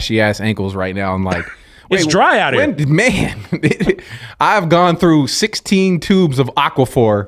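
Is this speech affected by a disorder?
No.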